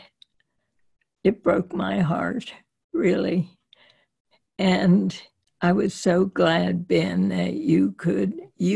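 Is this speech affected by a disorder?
Yes: spasmodic dysphonia.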